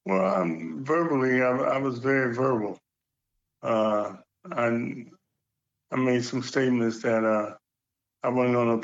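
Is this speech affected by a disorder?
Yes: Parkinson's; Parkinson's disease for quite a while, age 70; slight stutter attributed to Parkinson's.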